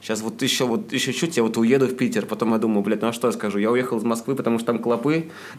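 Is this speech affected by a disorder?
No.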